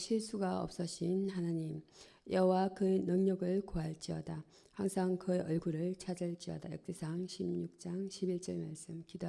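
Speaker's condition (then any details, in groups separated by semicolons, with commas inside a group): No condition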